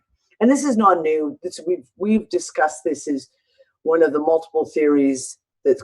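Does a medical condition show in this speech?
No.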